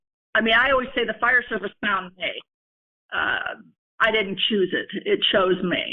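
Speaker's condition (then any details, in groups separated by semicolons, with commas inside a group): No condition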